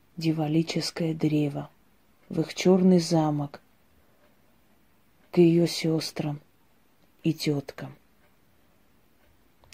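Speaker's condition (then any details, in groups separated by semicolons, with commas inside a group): No condition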